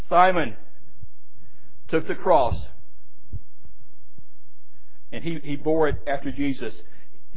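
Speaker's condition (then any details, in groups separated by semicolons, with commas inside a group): Stuttering; self-reported; stuttering amount varies, heavy stuttering greatly lengthens speaking time; blocks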